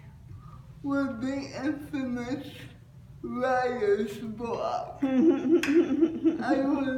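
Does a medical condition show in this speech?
Yes: cerebral palsy.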